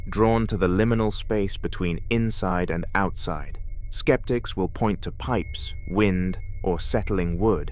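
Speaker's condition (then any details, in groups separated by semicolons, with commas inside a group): No condition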